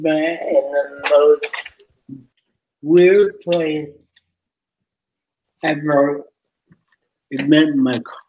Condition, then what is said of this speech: Cerebral palsy. Knew he'd gone to a good school, a good college, but he had this profound disability, this big speech impediment, which he calls his accent.